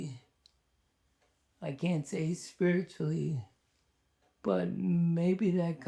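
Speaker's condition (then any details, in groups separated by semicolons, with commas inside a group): ALS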